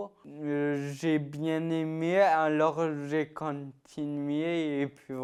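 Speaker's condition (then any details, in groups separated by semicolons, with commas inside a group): Ataxia-telangiectasia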